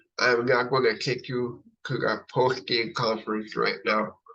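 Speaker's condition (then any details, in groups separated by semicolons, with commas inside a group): Cerebral palsy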